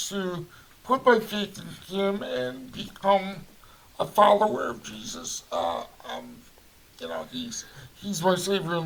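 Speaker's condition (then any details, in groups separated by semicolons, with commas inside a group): Cerebral palsy; voice affected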